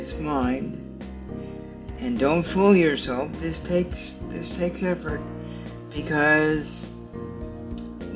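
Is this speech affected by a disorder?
Yes: cerebral palsy; stiff muscles.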